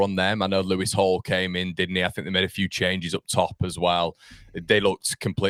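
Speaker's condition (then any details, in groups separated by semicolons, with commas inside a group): No condition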